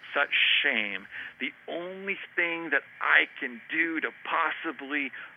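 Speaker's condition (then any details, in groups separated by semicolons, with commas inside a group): No condition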